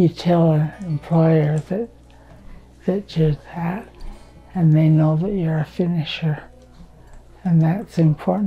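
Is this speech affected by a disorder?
Yes: Parkinson's disease; reduced arm swing, lost smell, trouble lifting overhead, fluctuating symptoms.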